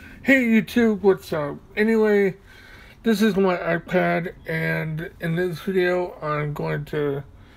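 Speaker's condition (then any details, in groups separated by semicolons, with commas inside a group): Mobius syndrome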